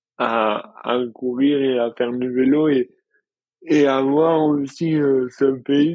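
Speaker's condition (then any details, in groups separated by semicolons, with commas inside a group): Dystonia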